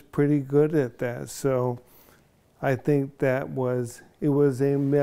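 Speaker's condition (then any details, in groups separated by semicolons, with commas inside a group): ALS; onset in one foot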